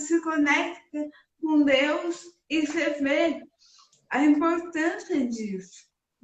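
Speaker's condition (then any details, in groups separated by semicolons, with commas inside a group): Cerebral palsy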